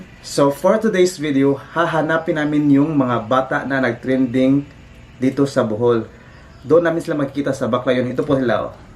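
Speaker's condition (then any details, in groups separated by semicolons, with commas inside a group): No condition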